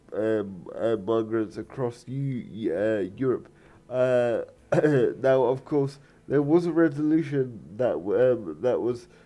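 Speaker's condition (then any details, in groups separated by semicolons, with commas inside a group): Cerebral palsy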